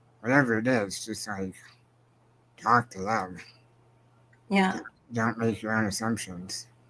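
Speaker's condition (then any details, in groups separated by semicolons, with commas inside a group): Spinal muscular atrophy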